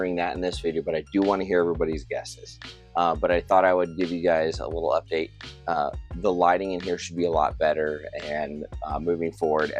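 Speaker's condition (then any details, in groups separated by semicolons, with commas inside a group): No condition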